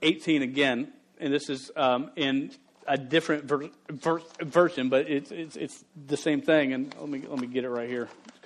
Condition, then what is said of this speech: Stuttering. Inside your head, you're going to spit it out, and you can't.